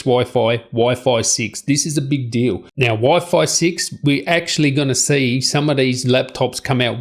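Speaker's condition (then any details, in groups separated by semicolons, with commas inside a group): No condition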